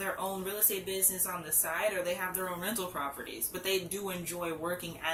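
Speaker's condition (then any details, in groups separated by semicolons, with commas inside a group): No condition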